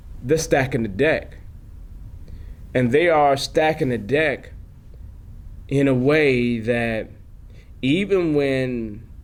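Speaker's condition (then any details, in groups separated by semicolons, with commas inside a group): No condition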